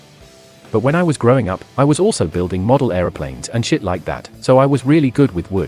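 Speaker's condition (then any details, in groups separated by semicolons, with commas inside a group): No condition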